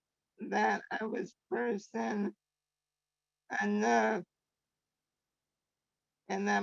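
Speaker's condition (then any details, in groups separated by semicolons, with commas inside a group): Traumatic brain injury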